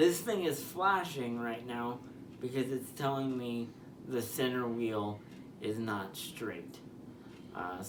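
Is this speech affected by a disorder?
Yes: spastic diplegia cerebral palsy.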